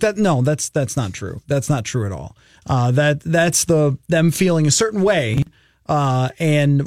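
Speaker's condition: No condition

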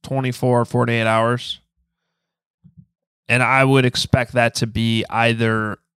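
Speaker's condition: No condition

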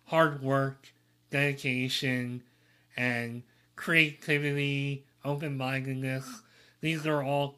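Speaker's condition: Cleft lip and palate

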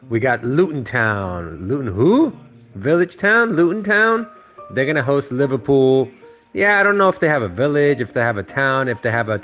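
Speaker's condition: No condition

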